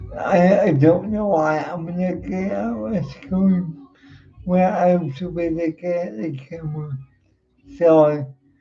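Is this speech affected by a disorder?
Yes: cerebral palsy; speech noticeably affected.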